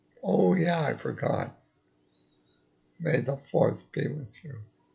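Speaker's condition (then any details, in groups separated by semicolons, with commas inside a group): Multiple sclerosis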